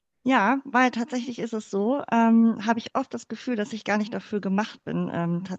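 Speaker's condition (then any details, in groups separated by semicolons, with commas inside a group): Cleft palate; congenital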